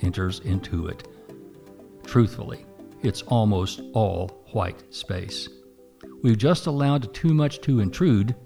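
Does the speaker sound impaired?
No.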